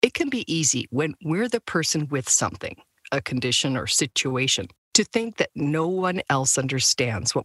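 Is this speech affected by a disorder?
No.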